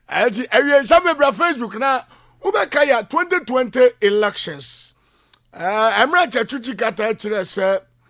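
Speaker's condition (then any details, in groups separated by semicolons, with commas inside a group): No condition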